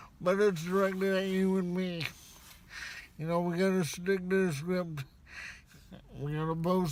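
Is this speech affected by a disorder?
Yes: cerebral palsy, severe; spastic type.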